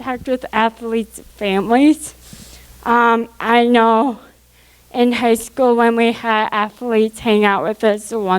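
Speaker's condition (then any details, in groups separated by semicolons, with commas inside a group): Cerebral palsy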